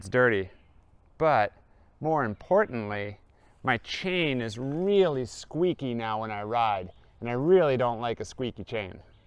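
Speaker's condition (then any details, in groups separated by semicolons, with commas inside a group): No condition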